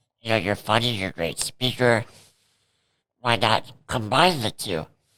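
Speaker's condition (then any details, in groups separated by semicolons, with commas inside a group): Cerebral palsy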